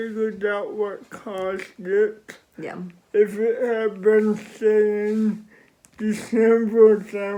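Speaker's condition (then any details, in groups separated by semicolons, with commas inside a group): Cerebral palsy; occasional severe respiratory complications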